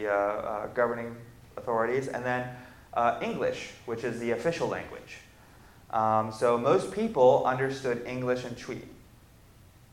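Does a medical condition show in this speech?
No.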